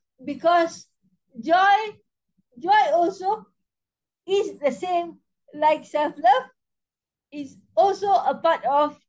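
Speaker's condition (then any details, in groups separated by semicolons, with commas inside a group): Cerebral palsy spastic quadriplegia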